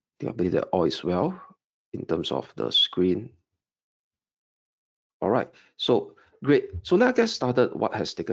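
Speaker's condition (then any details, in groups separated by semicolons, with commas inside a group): No condition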